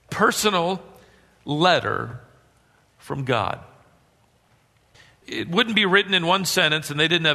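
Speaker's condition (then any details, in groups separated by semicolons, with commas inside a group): No condition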